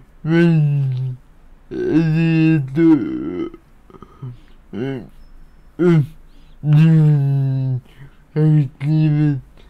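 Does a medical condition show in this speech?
Yes: cerebral palsy; severe disability; speech impairment.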